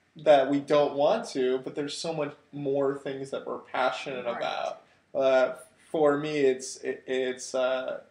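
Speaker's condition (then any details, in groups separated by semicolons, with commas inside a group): No condition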